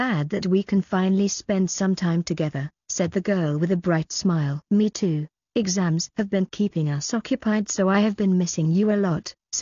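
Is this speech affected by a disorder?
No.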